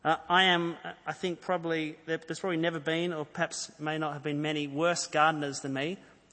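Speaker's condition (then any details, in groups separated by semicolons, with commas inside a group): No condition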